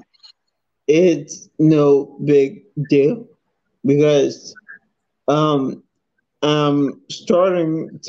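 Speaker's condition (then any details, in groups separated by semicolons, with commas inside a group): Multiple sclerosis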